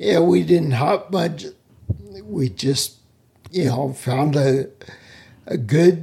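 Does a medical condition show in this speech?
Yes: spinocerebellar ataxia; speech impediment.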